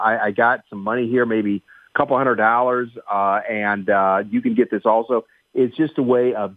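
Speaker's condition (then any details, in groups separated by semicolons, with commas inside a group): No condition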